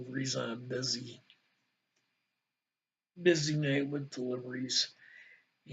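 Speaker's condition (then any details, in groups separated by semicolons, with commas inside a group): Ataxia; balance and speech deficit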